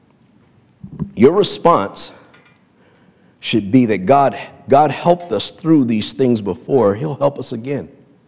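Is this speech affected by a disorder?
No.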